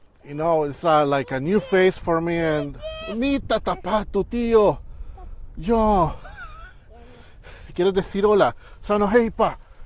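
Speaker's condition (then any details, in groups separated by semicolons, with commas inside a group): No condition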